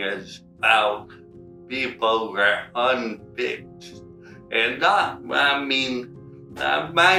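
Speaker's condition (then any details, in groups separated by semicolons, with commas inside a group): Traumatic brain injury (pontine cavernoma)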